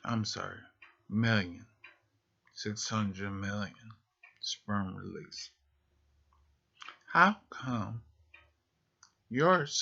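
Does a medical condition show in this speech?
Yes: multiple sclerosis; deep brain stimulation electrodes for arm tremors.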